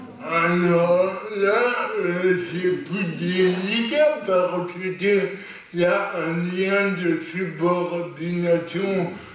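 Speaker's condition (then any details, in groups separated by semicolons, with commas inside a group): Cerebral palsy; lifelong, non-progressive; stable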